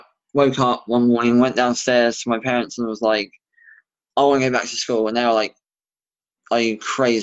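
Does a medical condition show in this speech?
Yes: bilateral cleft lip and palate; relearned speech after each palate surgery, practiced alphabet.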